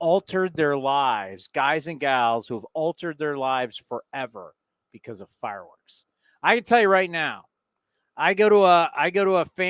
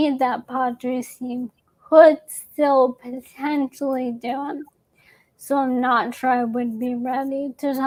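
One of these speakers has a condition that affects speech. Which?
The second: ALS; young onset.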